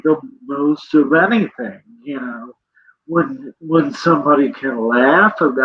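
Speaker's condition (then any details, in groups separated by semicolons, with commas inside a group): Cerebral palsy; present from birth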